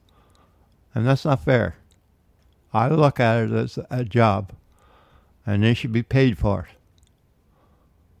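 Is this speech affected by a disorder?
Yes: Parkinson's disease; man aged 73.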